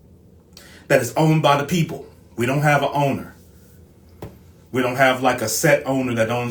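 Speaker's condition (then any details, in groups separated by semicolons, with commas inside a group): No condition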